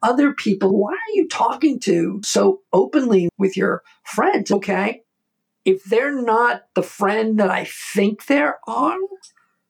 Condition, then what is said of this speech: Aphasia. You can hear the aphasia creeping in.